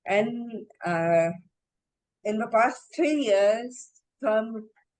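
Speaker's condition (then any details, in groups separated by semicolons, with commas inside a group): Encephalitis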